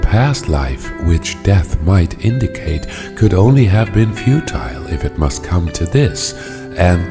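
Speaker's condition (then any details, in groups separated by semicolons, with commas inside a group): No condition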